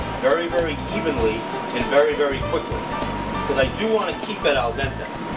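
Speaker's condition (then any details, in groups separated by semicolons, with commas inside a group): No condition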